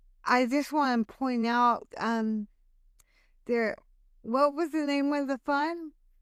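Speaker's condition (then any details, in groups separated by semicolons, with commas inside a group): Hemiplegic cerebral palsy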